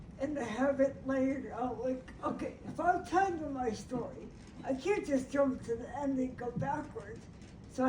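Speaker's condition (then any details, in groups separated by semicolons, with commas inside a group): Brain injury; acquired injury, cognitive, language and motor speech problems; about five years since injury, weekly music therapy; word-finding difficulty, used iPad, intelligibility improved, slow loud breathing strategy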